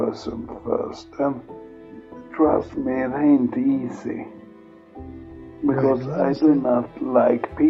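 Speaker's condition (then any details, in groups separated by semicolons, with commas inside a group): Multiple sclerosis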